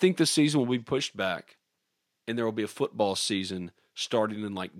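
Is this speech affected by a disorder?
No.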